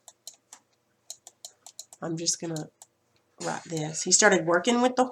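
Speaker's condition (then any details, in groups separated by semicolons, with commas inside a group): No condition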